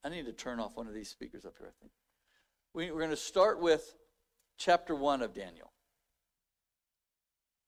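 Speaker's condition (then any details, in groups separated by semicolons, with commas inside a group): No condition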